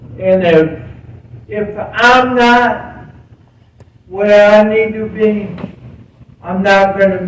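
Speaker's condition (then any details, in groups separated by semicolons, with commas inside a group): Cerebral palsy; present from birth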